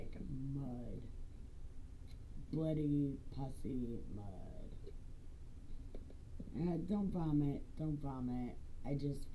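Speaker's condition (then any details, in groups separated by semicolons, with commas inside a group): Brain injury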